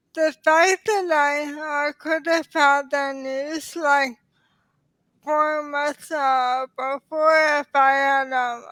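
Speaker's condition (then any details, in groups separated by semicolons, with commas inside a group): ALS; sporadic form, onset in pinky finger; diagnosed in early 30s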